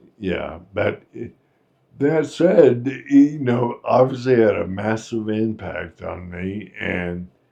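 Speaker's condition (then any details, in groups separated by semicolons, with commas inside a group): Friedreich's ataxia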